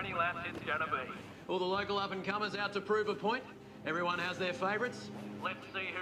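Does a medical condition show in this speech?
No.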